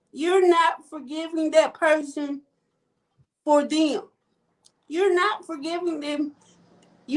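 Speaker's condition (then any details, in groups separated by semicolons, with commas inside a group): Cerebral palsy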